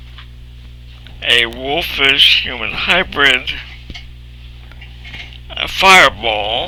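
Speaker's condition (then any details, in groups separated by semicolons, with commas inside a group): Cerebral palsy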